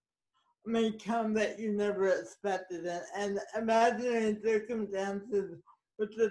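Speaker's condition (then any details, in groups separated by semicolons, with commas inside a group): Cerebral palsy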